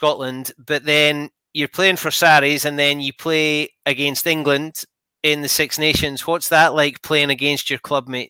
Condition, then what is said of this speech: No condition.